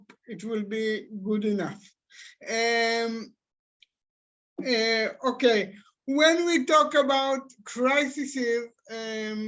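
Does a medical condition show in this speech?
Yes: cerebral palsy.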